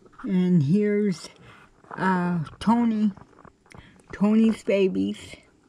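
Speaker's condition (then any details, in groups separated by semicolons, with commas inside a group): Cerebral palsy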